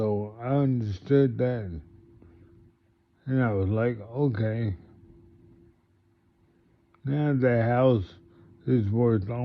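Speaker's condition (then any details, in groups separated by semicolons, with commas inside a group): Multiple sclerosis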